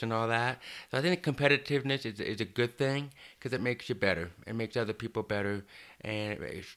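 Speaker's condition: Deafness, hard of hearing

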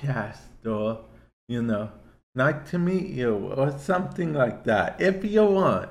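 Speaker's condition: Cerebral palsy; affects speech to an extent

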